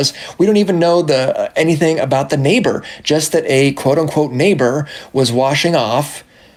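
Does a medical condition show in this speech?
No.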